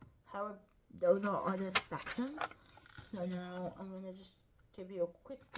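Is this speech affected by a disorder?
Yes: cerebral palsy.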